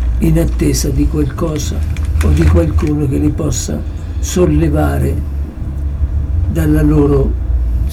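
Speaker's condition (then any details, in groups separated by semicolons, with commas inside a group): Parkinson's disease; approaching final stage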